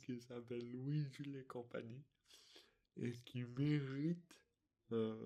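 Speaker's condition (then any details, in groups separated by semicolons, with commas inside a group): Dystonia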